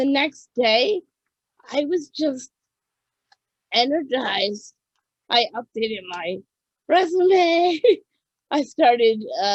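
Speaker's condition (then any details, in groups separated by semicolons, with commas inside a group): Cerebral palsy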